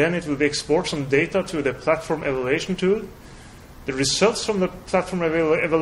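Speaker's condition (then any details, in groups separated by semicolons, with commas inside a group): No condition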